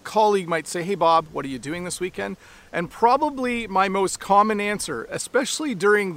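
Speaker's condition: No condition

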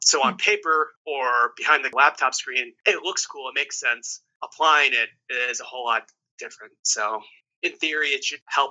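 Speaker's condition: No condition

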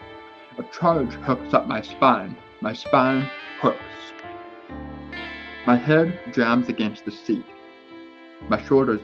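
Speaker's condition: Deafness with speech impediment, born deaf; must adjust tongue to speak properly

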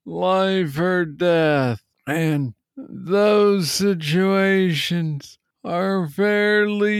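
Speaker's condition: Parkinson's disease; young onset

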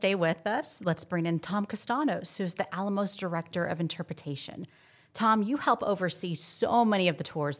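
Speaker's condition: No condition

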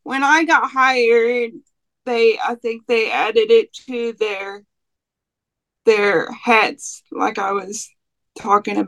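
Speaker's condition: Cerebral palsy; would like to have it

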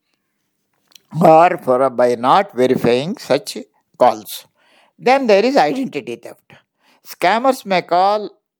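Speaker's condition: No condition

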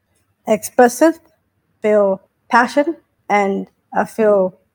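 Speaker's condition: Down syndrome; intellectual disability

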